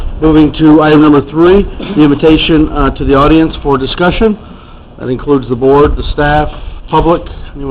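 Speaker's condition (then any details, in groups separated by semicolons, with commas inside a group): No condition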